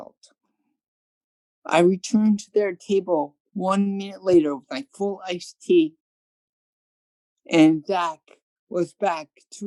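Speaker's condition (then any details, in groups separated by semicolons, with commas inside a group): Cerebral palsy; from birth, hearing loss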